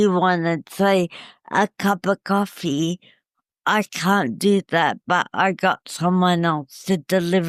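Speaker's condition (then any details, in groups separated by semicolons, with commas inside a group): Cerebral palsy; uses wheelchair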